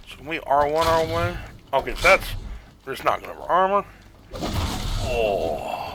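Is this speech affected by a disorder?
No.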